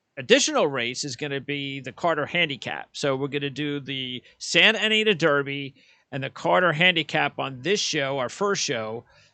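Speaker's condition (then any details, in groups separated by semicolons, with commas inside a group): No condition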